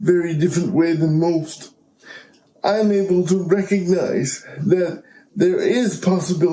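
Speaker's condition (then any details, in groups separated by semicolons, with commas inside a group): Cerebral palsy; power wheelchair user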